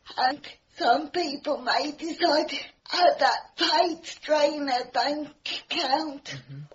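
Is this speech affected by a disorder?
Yes: cerebral palsy; cerebral palsy affecting all four limbs, physical only, cognition unaffected.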